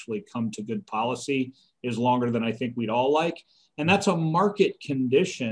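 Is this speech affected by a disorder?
No.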